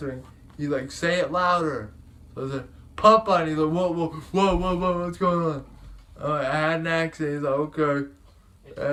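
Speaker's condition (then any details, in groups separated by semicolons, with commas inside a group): Cerebral palsy; able to speak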